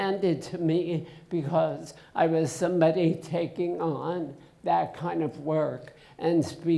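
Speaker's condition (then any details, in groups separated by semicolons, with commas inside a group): Essential tremor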